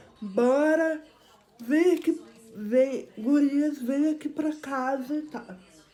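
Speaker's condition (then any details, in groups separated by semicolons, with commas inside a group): Cerebral palsy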